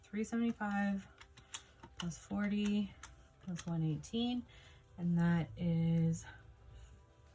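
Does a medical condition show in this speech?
No.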